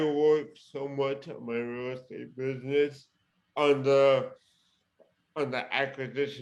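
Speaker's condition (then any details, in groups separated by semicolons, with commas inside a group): Cerebral palsy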